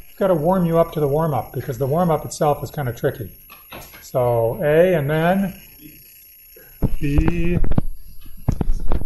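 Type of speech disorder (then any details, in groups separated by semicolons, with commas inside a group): None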